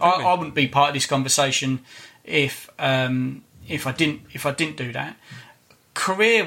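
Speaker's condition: No condition

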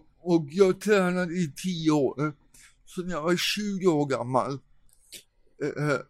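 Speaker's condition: Cerebral palsy; present from birth

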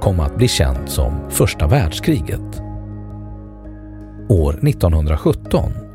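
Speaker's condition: No condition

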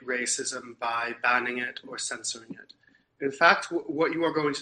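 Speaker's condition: No condition

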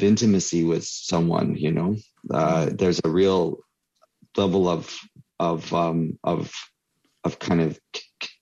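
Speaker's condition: Stuttering; stuttering since childhood; repeated sounds, repeated words, prolonged sounds

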